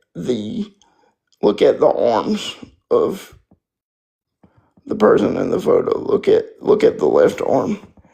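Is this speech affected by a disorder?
Yes: spastic quadriplegic cerebral palsy.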